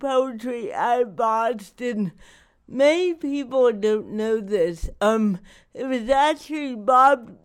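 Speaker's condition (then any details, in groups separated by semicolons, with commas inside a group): Cerebral palsy; not degenerative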